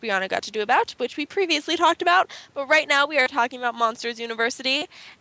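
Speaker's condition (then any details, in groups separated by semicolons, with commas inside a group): No condition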